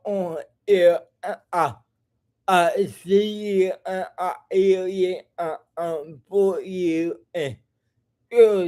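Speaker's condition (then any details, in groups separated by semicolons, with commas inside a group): Cerebral palsy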